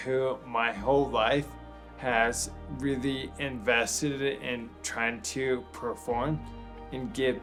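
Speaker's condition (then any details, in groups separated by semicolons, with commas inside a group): Bulbar onset ALS; speech problems first symptom, fasciculations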